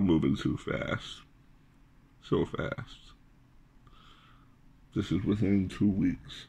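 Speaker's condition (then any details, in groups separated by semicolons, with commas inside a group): Glossectomy with reconstructed tongue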